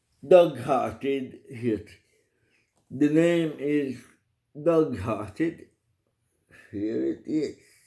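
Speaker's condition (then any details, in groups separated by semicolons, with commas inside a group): Cerebral palsy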